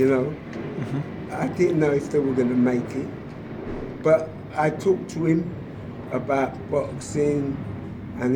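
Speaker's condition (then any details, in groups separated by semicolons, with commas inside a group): Motor neurone disease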